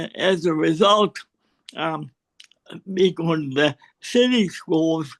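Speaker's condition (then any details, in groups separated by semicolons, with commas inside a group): Cerebral palsy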